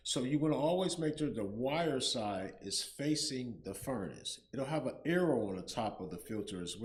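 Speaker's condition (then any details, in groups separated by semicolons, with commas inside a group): No condition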